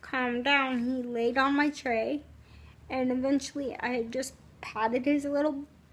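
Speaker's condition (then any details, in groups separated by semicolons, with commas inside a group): Cerebral palsy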